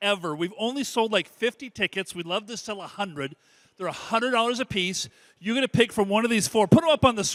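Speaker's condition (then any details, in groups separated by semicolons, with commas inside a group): No condition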